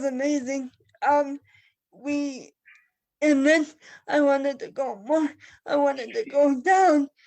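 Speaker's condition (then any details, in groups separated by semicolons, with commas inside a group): Cerebral palsy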